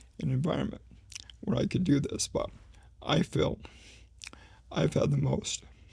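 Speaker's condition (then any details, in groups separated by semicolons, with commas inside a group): ALS; slowly progressing form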